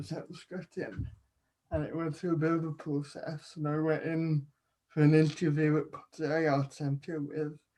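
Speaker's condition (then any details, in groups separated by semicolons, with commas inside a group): Cerebral palsy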